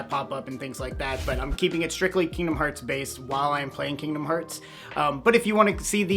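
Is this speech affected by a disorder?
No.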